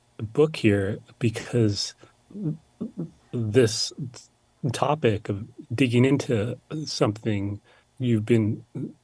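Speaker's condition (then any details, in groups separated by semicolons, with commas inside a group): Stutter; long hidden; still stutters, no cure; blocking, no stuttering when singing; prolonged sounds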